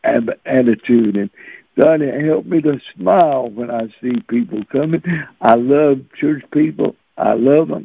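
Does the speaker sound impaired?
Yes: cerebral palsy; since birth.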